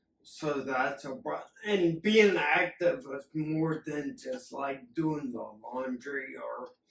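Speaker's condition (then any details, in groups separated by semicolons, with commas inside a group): Acquired and hereditary ataxia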